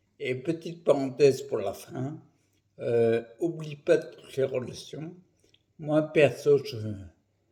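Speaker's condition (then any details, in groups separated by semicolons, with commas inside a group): Primary progressive multiple sclerosis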